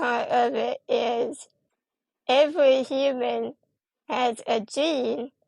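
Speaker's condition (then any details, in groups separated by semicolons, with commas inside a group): Spinal muscular atrophy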